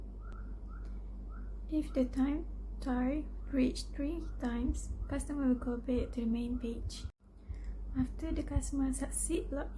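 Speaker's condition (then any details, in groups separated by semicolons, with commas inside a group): No condition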